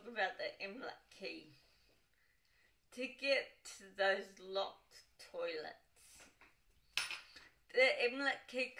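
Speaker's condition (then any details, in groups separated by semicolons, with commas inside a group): Cerebral palsy, dystonic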